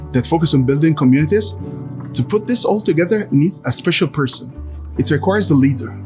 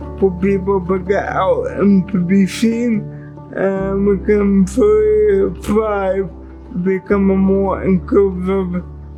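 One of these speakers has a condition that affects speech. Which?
The second: cerebral palsy; wheelchair user.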